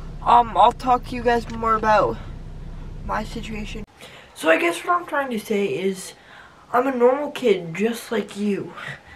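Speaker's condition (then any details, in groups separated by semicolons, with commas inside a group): Cerebral palsy, spastic; voice not affected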